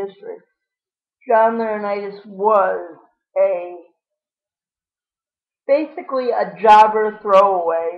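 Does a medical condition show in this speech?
Yes: cerebral palsy; lifelong, wheelchair user.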